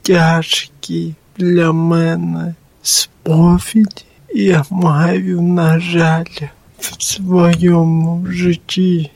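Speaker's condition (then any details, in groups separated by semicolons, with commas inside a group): Cerebral palsy; not heard by self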